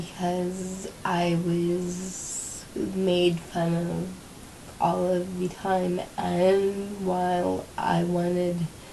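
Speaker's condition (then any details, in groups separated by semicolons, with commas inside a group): Cerebral palsy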